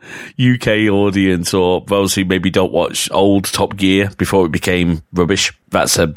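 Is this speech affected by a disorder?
No.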